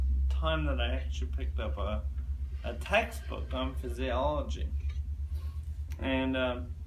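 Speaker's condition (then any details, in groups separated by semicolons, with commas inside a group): Cerebral palsy; present from birth; diagnosed around age 2.5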